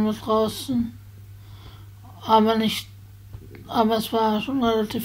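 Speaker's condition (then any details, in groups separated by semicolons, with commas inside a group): Spasticity from birth; multiple sclerosis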